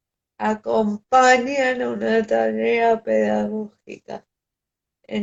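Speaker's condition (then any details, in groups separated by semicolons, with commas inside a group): Cerebral palsy; respiratory arrest at birth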